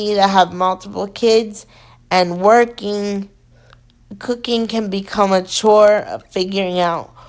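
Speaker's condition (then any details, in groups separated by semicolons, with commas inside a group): Cerebral palsy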